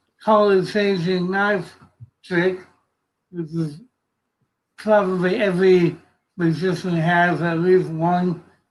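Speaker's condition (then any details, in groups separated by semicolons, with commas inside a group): Cerebral palsy; from birth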